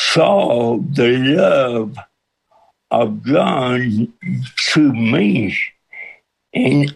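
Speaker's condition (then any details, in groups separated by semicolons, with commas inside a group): Cerebral palsy with speech impediment; pastor John Hayes feared nobody could understand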